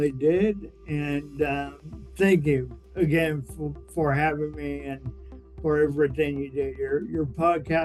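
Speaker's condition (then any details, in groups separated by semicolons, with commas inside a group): Cerebral palsy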